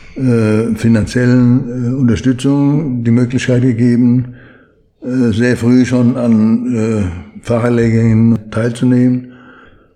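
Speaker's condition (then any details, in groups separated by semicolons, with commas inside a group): Parkinson's disease; Parkinson's disease diagnosed about 20 years ago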